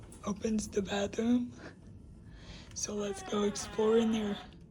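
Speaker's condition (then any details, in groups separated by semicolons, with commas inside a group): Cerebral palsy; uses a wheelchair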